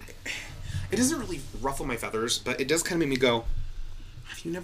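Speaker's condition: No condition

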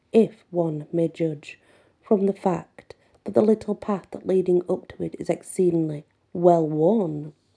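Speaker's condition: No condition

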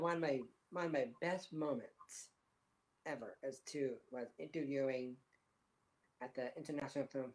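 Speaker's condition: Down syndrome; disability since childhood

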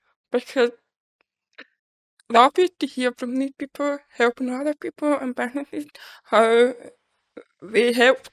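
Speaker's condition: Deafness; congenital deafness, born deaf

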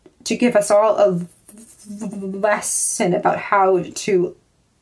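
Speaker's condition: Stammering; stammer since childhood; stammer somewhat unpredictable, switches words to hide it less than most people who stammer; blocks

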